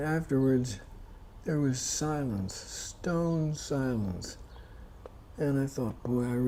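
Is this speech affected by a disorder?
Yes: Parkinson's disease.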